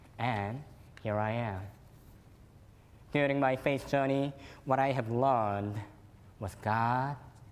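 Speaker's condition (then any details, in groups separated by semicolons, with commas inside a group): Cleft lip and palate; could not suck breast milk as newborn, fed formula and cow milk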